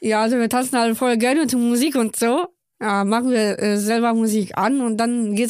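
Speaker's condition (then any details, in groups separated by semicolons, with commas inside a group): Down syndrome; congenital, born in Köln, chromosome 21 present three times; adult, 24 years old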